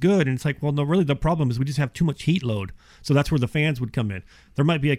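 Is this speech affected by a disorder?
No.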